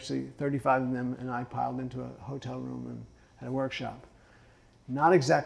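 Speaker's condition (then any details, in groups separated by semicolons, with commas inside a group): Parkinson's; impaired multitasking and judgment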